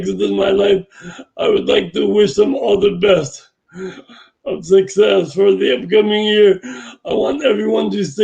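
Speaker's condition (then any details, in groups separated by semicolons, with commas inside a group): Brain injury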